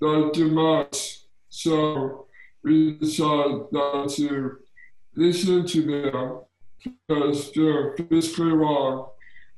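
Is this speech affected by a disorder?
Yes: Down syndrome.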